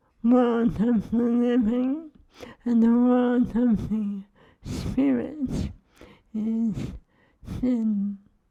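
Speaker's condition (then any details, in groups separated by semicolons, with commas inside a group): ALS; swallowing lost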